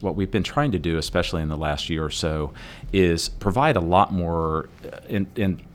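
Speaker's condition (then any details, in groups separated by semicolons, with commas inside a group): No condition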